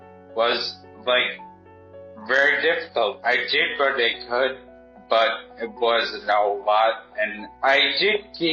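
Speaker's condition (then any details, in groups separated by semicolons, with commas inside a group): Traumatic brain injury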